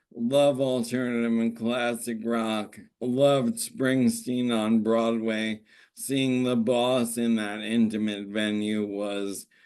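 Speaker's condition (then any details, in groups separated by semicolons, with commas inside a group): ALS; normal a year ago, no longer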